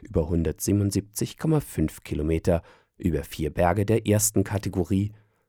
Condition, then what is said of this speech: None; typical speech.